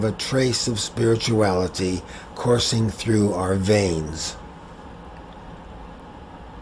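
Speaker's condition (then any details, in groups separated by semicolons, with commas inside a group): No condition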